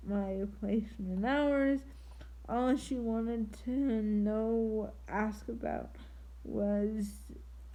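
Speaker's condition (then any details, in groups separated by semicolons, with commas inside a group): Triplegic cerebral palsy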